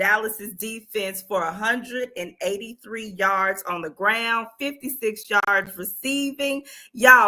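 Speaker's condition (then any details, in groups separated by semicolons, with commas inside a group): No condition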